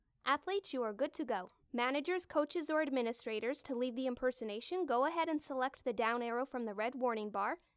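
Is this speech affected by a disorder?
No.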